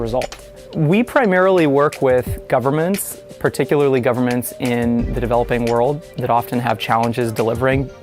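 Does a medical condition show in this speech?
No.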